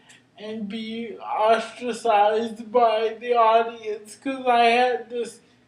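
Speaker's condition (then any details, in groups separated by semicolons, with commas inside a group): Cerebral palsy; brain injury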